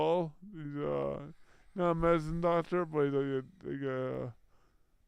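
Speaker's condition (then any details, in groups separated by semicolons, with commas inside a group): Brain injury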